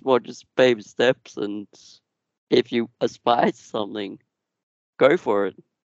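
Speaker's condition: Duchenne muscular dystrophy; genetic, progressive

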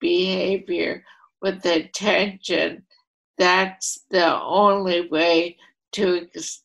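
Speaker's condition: ALS, primary lateral sclerosis; voice affected

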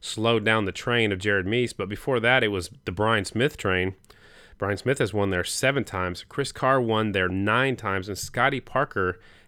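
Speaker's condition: No condition

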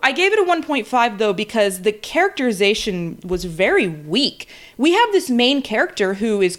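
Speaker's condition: No condition

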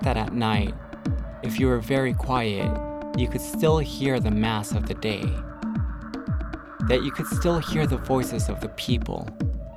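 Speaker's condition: No condition

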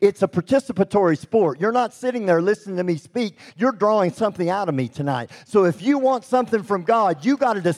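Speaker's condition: Cleft lip and palate; congenital

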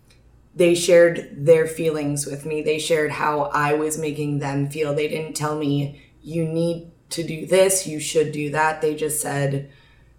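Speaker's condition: No condition

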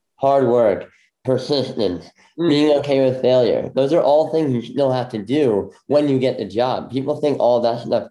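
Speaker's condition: Bilateral cleft lip; congenital bilateral

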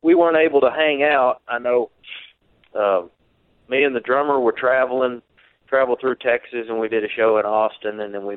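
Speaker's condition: No condition

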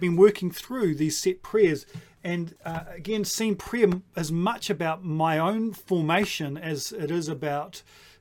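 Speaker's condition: No condition

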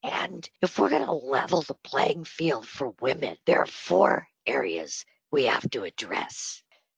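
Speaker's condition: Spasmodic dysphonia; on Botox treatment

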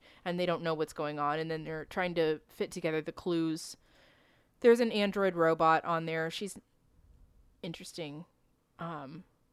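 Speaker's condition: No condition

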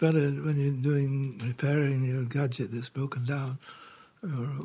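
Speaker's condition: Parkinson's; no typical shaking, very focused walking, symptoms held off through meditation, wife Laurie does 95% of chores

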